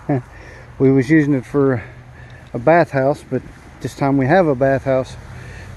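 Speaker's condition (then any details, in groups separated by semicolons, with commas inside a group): No condition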